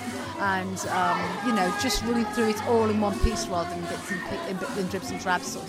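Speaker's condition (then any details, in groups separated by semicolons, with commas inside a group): No condition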